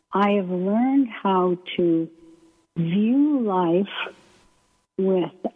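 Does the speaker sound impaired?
Yes: ALS; onset right foot at VA internship in Maine, year of testing before diagnosis, wheelchair user; about three years since onset, two since diagnosis, progressed, needs Beasy board for transfers; breathing muscles weak, speech effortful, may sound weak or unclear, paces speech with breath, slowing, pausing.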